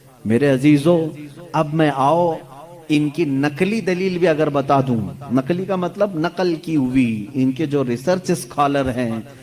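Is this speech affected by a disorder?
No.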